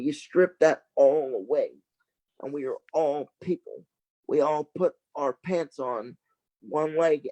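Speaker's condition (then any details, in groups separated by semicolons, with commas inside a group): Cerebral palsy; from birth, lack of oxygen after lung collapse, lifelong wheelchair; wheelchair user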